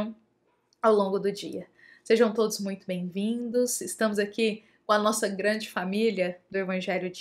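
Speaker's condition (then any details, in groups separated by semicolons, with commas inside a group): No condition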